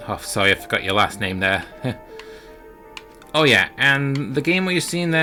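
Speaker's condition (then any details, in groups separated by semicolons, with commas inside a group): No condition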